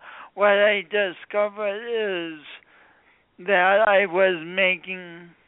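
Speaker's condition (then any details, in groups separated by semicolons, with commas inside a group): Speech impediment from birth injury; born few weeks early, oxygen loss on way to emergency room, coordination differences; speech impediment present, comfortable with own voice; speech impediment sounding unlike a regional accent, not a Midwestern accent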